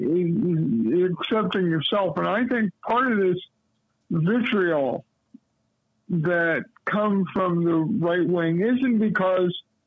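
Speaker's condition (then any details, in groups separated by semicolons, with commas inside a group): Cerebral palsy; lifelong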